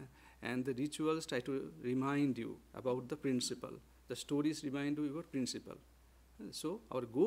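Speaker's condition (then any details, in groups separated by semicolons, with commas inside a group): No condition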